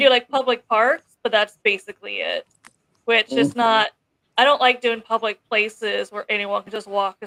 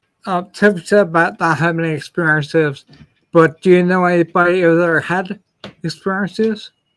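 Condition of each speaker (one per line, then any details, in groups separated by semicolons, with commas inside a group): No condition
Ataxia; cerebral ataxia, small lesion on cerebrum, affects balance; may slur speech, may sound drunk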